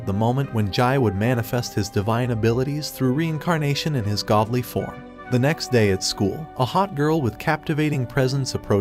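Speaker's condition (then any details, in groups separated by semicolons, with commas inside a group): No condition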